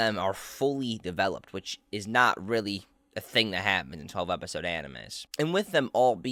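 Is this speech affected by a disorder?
No.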